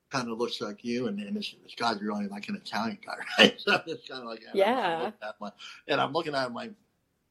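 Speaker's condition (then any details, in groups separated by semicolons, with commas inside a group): Cleft lip and palate; lisp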